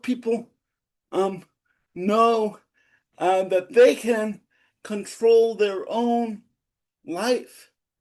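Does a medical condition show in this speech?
Yes: cerebral palsy.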